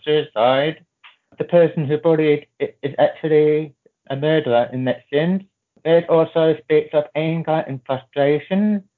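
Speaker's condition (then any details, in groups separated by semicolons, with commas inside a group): Deafness, born deaf, profound hearing loss, severe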